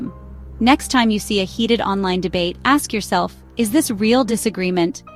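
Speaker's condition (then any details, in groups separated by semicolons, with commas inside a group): No condition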